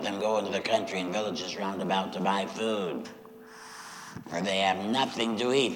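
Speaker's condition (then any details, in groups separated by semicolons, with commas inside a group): Laryngectomy after throat cancer; recurred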